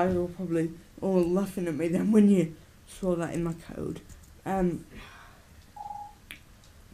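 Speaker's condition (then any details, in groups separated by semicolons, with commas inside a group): Cerebral palsy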